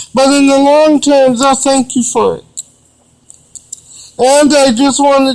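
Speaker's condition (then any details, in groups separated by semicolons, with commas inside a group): Cerebral palsy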